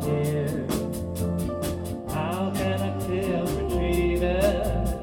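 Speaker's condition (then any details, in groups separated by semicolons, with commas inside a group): No condition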